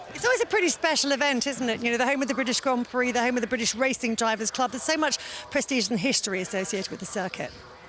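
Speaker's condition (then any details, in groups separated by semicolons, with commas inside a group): No condition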